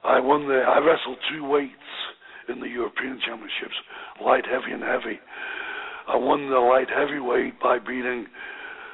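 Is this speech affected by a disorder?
Yes: voice box damage after neck operation; voice affected.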